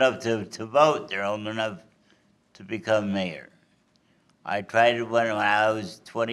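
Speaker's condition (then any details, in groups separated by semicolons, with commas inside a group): Cerebral palsy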